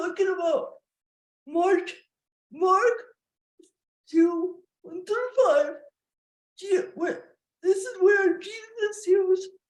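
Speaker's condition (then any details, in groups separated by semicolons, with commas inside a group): Cerebral palsy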